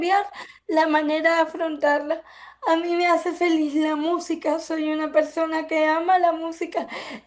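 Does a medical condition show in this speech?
Yes: cerebral palsy; from birth; affects speech.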